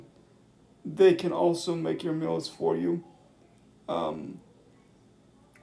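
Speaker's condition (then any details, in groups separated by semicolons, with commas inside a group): Cerebral palsy; wheelchair user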